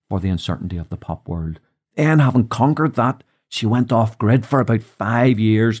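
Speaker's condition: No condition

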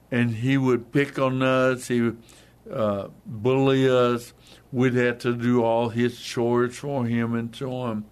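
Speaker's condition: Hemorrhagic stroke, hemorrhagic, basal ganglia

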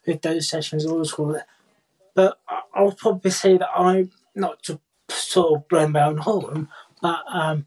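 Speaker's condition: Cerebral palsy, profound hearing loss; speaks clearly despite deafness, BSL first language, primary school speech and language therapy

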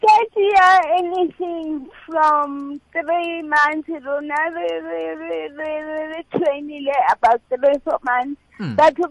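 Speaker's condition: Cerebral palsy; since childhood

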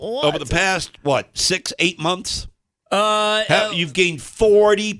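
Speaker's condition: No condition

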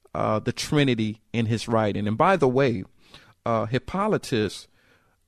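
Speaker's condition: No condition

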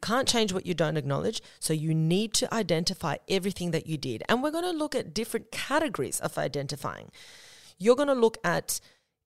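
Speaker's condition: No condition

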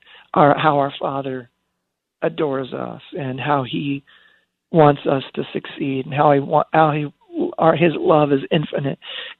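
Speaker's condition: Spasmodic dysphonia; lost singing voice after almost 20 years, prednisone steroid shots gave 6-8 weeks relief until ineffective; scratchy voice even on phone, not improved, slightly worse, mostly stable; muscle spasms break voice apart when speaking loudly or projecting, lost voice control

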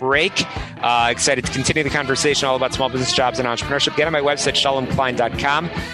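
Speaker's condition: No condition

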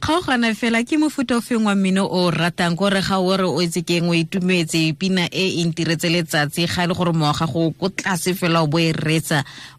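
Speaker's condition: No condition

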